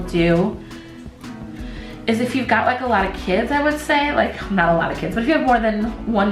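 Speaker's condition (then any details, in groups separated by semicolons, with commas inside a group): No condition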